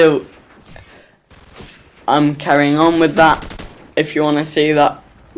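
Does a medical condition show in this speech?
Yes: cerebral palsy.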